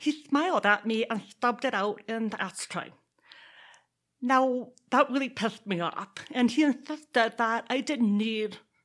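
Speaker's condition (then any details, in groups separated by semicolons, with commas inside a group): Deafness; reads lips, born in Texas; not interviewed live, questions read to her in person, answers by speaking; accent from deafness combined with Texas upbringing, speaks intelligibly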